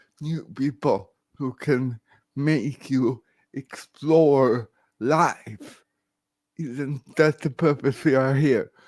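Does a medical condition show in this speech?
Yes: cerebral palsy, severe.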